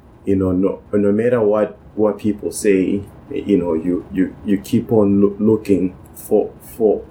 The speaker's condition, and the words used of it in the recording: Stuttering. You know, if I'm in that environment that reminds me of my past, my stuttering just gets worse.